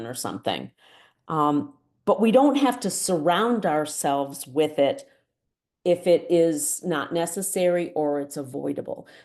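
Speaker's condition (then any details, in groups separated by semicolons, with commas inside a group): No condition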